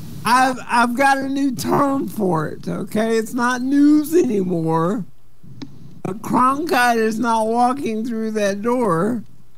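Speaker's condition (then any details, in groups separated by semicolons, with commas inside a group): Cerebral palsy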